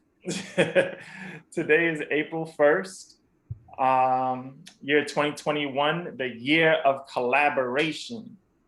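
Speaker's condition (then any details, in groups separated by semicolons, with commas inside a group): No condition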